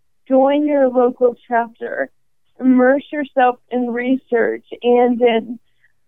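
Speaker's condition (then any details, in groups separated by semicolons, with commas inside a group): ALS; about 5.5 years since diagnosis, considering walking device, clinic team includes speech and respiratory therapists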